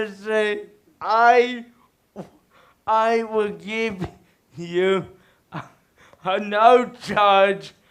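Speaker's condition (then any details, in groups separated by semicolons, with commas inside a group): Cerebral palsy; speech slightly improved recently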